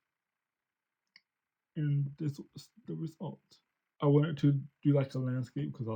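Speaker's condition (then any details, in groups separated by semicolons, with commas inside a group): Cerebral palsy; since birth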